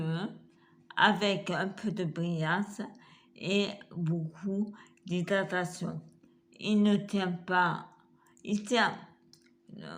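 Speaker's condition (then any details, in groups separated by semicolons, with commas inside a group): Multiple sclerosis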